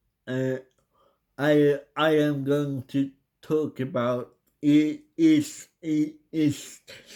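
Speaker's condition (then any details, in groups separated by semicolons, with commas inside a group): Cerebral palsy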